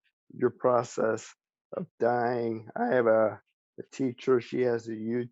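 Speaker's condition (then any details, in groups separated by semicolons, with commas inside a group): ALS; speech still preserved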